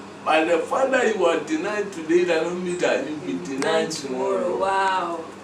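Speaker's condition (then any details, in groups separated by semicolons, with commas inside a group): Cerebral palsy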